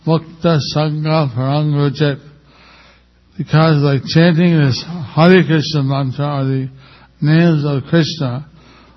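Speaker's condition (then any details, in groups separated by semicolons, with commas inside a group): Stroke with facial paralysis; speaks a little slowly because of facial paralysis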